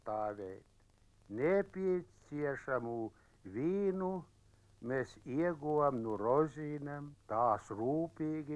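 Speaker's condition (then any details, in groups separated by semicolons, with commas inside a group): No condition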